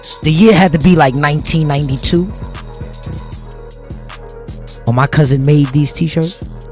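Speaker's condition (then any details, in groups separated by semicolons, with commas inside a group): No condition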